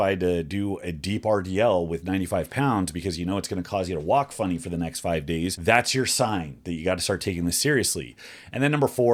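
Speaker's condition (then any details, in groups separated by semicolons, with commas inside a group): No condition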